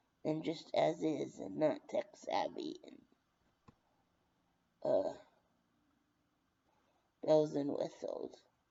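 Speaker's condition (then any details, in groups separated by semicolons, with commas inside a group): Brain injury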